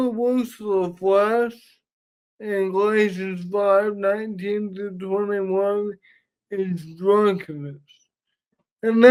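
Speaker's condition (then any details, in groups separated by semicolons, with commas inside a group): Cerebral palsy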